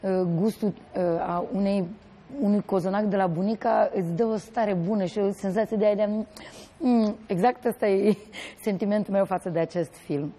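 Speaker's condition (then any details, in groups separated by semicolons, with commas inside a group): No condition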